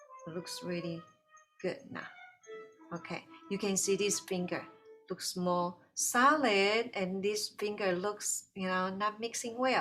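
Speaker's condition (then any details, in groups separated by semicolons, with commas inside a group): No condition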